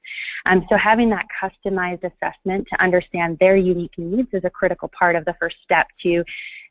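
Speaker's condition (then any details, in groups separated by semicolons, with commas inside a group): No condition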